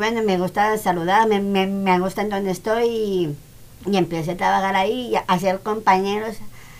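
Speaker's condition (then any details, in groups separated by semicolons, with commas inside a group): Down syndrome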